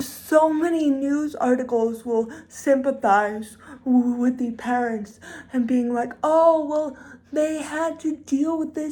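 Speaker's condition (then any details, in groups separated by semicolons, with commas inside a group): Cerebral palsy, severe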